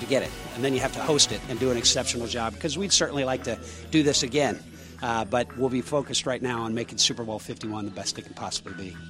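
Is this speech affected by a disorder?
No.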